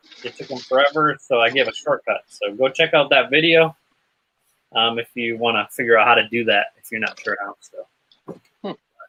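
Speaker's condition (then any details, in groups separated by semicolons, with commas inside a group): No condition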